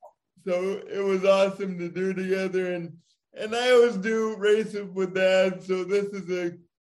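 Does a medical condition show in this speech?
Yes: cerebral palsy; diagnosed as firstborn child.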